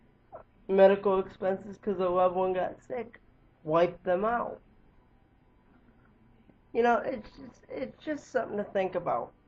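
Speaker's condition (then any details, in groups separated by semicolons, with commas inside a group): Cerebral palsy; lifelong, wheelchair user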